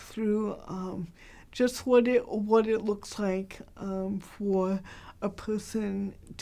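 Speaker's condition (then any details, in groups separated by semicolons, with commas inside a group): Cerebral palsy, mild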